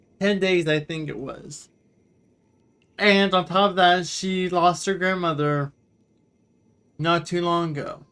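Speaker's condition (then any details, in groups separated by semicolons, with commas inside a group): Cerebral palsy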